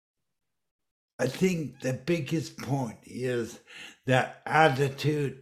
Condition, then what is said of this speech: Dysarthria. Sorry, I have a swallow deficit.